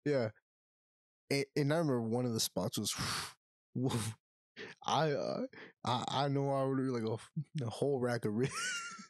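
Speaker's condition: Stutter; responds to things a little slower; repeated words, prolonged sounds, blocks

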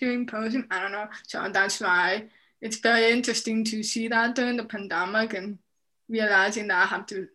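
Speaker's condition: Deafness, profound, severe; lip reads

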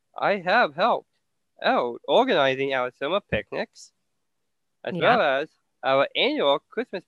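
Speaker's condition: Down syndrome; genetic, extra copy of chromosome 21, present from birth, no surgeries; communicates very clearly per host, experienced giving many speeches

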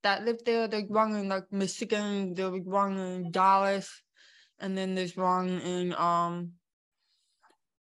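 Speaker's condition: Born deaf; congenital deafness

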